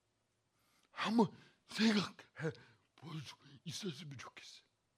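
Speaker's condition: Cerebral palsy; lifelong pain

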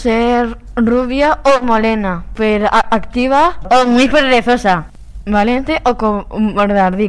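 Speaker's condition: Down syndrome; trisomy 21, extra chromosome, from birth

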